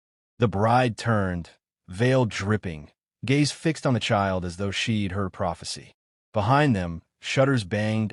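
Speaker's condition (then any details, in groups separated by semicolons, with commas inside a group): No condition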